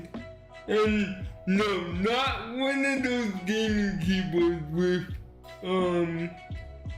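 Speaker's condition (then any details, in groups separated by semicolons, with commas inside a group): Cerebral palsy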